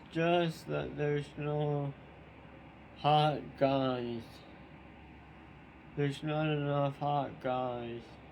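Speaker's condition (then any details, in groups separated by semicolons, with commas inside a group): Tongue cancer surgery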